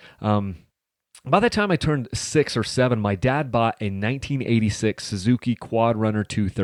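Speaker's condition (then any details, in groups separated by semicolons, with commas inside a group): No condition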